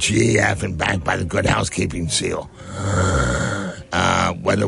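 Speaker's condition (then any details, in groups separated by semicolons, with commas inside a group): Head and neck cancer; stage 4, diagnosed about one year ago, local treatment throughout previous year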